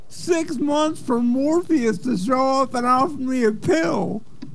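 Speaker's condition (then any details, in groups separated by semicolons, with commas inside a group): Cerebral palsy; wheelchair user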